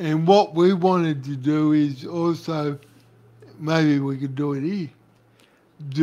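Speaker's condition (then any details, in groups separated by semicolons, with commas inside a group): Cerebral palsy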